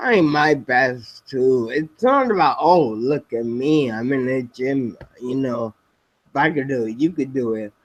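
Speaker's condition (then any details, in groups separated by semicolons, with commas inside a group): Spinocerebellar ataxia type 7, SCA7; speech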